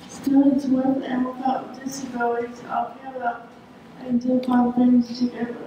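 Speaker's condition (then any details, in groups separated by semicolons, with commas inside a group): Cerebral palsy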